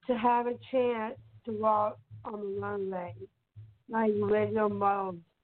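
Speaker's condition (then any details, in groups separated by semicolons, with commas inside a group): Down syndrome; from birth; young woman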